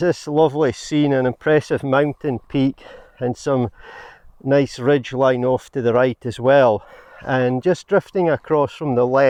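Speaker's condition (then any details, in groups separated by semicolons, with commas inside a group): No condition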